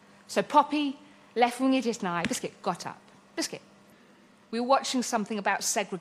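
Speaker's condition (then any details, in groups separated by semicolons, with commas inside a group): Tourette's syndrome; tics, walking very wobbly and needing help at time of theatre trip; frequent vocal tics during recording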